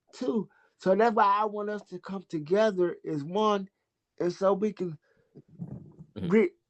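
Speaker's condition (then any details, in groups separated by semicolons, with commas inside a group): Cerebral palsy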